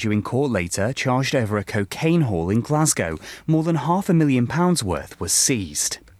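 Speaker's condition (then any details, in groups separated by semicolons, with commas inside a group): No condition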